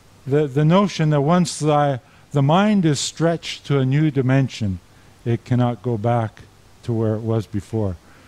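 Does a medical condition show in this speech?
No.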